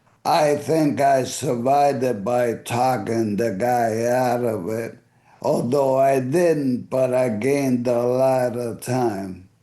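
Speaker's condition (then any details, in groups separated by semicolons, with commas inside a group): ALS; voice affected and fading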